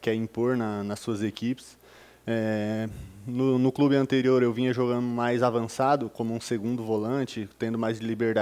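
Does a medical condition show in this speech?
No.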